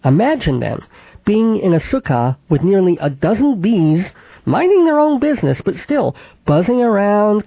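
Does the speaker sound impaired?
Yes: cleft palate with lisp, cleft lip and palate, mild; voice not especially nasal.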